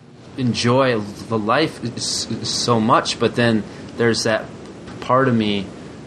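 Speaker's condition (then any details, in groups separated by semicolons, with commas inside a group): Stuttering; much struggle at certain times, still hard talking with boss sometimes; described as calm way to stutter; stutters openly, stronger than usual lately, exhausting; prolonged sounds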